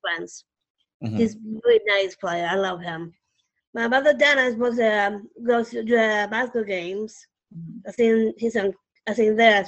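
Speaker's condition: Down syndrome; music therapy used to slow speech

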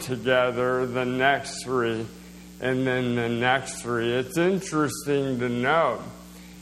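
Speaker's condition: Slowed speech, swallowing problems; very minimal advancement

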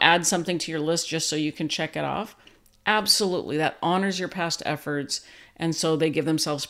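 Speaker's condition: No condition

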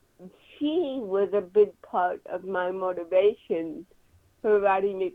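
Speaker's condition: Cerebral palsy; cerebral palsy from birth

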